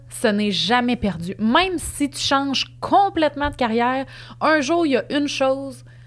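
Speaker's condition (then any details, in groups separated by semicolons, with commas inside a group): No condition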